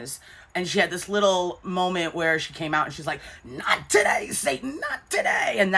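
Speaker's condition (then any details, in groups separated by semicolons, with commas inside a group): No condition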